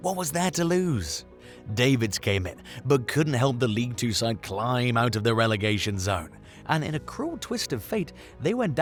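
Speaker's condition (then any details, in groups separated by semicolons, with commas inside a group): No condition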